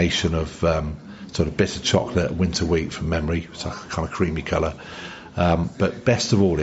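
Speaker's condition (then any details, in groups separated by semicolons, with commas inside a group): No condition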